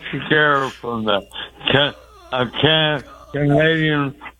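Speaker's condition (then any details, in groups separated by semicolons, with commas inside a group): Speech impediment; cause unclear, stabbed by girlfriend and hit on head with ashtray years ago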